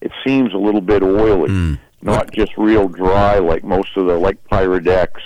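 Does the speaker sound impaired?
No.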